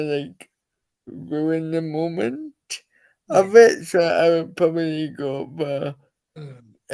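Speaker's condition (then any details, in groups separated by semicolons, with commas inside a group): Cerebral palsy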